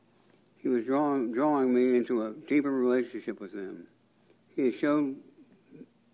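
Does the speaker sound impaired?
Yes: Parkinson's disease; onset age 49, worsened after 7 years, deep brain stimulation, six surgeries at Vanderbilt Hospital; 17 years since onset, progressive, accelerated during oral cancer treatment, weak, immunotherapy at West Clinic.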